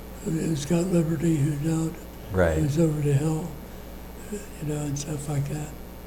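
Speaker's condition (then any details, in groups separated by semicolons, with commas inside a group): Parkinson's disease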